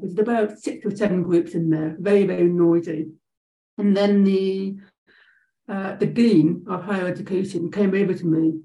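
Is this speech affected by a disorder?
Yes: deafness; profound hearing loss, England deaf women's football team.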